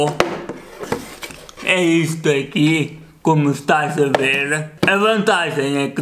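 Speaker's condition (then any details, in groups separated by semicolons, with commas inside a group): Cerebral palsy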